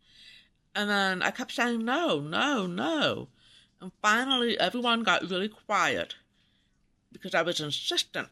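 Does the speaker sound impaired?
Yes: profound deafness; congenital, maternal rubella (German measles) in 1964 outbreak, about 30% hearing left ear, 40% right, tone deafness; pulled out of class weekly for speech therapy in school.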